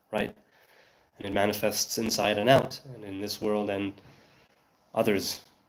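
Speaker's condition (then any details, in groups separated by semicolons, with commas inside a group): No condition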